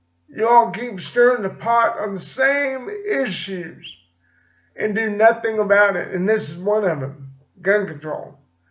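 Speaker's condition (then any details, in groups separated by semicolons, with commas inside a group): Cerebral palsy; slight speech impediment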